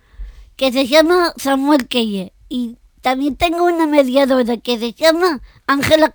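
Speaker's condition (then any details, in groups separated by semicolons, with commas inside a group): Down syndrome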